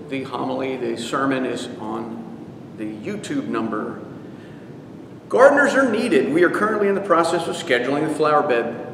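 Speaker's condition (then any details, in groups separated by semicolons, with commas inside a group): No condition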